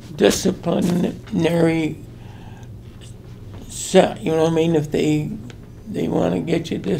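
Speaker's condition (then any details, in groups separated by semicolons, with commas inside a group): Traumatic brain injury; struggles to tell story, hard to tie together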